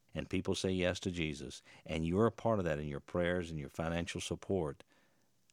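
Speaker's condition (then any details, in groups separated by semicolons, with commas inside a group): No condition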